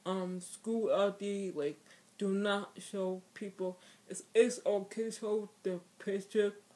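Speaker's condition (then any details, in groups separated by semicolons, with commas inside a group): Speech impairment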